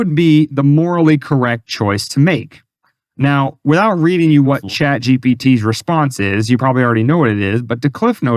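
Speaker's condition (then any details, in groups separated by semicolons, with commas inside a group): No condition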